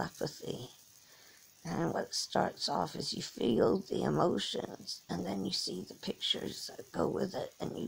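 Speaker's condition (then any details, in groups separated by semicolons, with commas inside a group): Cerebral palsy; from birth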